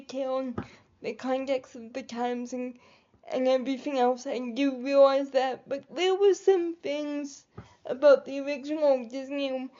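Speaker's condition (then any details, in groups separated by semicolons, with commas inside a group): Cerebral palsy; able to articulate and speak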